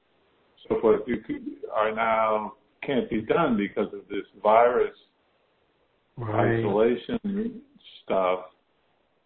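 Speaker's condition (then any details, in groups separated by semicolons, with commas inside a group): Parkinson's disease; stem cell infusions in houston, infusions finished, assessment due in september; physical therapy, in-person Parkinson's discussion groups found helpful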